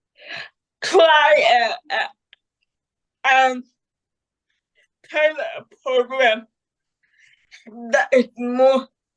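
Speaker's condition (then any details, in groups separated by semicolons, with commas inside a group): Cerebral palsy; caused by severe neonatal jaundice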